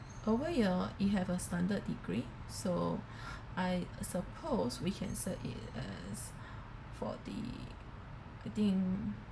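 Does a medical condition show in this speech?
No.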